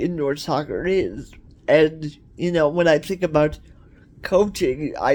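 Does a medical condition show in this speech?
Yes: cerebral palsy; cerebral palsy, wheelchair.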